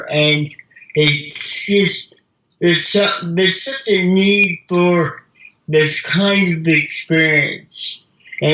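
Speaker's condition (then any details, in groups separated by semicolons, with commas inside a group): Cerebral palsy; present from birth, all muscles, cannot walk, wheelchair; mild speech impediment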